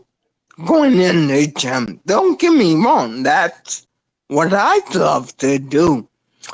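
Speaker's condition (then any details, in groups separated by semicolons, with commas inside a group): Spinocerebellar ataxia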